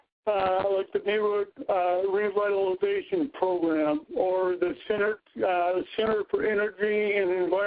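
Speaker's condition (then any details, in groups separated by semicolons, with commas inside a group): Cerebral palsy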